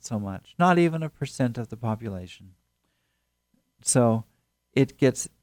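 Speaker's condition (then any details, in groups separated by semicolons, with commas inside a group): No condition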